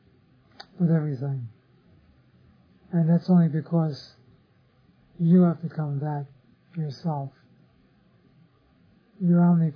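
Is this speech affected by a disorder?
Yes: Parkinson's disease; others offer remedies.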